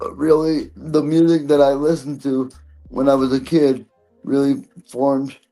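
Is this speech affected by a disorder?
Yes: cerebral palsy; present from birth.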